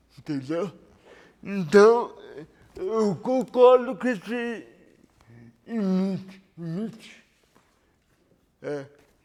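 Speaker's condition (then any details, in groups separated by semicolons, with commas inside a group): Cerebral palsy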